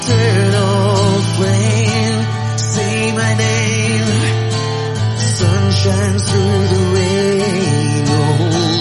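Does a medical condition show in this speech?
No.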